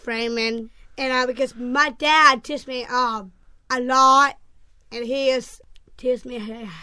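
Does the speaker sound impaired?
Yes: Down syndrome; from birth, delivering doctor concerned at once, diagnosis confirmed about 2 weeks after birth.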